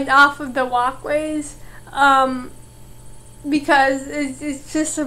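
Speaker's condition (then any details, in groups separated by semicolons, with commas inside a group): Cerebral palsy; oxygen lack at birth, possibly affects cognition; prone to falling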